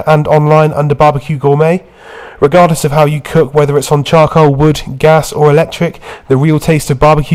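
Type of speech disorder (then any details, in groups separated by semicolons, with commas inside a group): None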